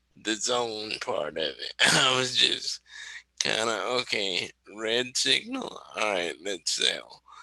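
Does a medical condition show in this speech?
Yes: cerebral palsy; wheelchair user.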